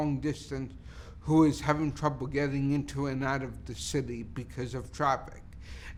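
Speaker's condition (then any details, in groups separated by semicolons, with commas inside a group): Cerebral palsy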